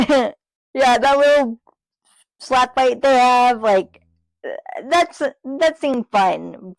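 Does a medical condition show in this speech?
Yes: cerebral palsy, spastic.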